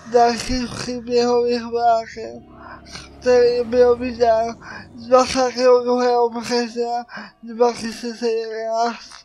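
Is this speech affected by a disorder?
Yes: cerebral palsy.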